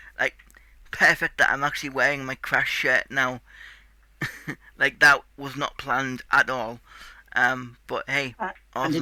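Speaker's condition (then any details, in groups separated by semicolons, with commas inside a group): Cerebral palsy; tight muscles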